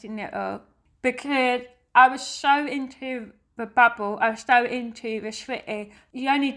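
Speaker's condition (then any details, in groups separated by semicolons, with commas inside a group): Deafness; dances by counting and following partner Giovanni's lead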